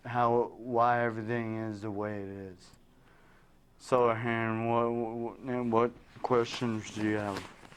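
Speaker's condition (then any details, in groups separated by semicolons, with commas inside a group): Traumatic brain injury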